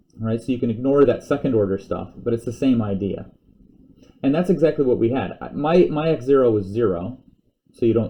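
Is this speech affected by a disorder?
No.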